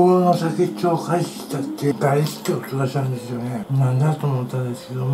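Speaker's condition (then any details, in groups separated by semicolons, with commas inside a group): Tongue cancer, partial glossectomy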